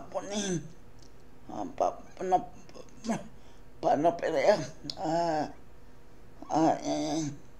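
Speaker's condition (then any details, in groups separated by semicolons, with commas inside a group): Cerebral palsy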